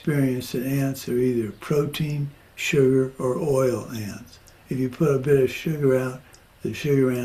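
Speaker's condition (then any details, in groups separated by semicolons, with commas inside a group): Parkinson's; progressing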